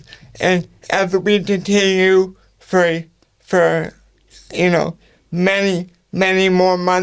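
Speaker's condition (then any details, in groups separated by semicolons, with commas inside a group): Cerebral palsy; speech affected to an extent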